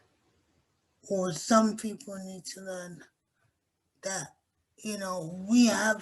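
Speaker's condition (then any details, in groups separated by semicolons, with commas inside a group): Cerebral palsy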